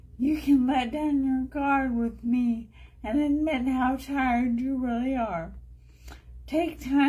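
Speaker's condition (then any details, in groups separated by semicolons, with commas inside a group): Brain injury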